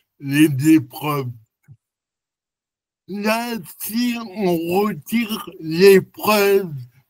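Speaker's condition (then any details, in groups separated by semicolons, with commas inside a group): Cerebral palsy; lifelong, non-progressive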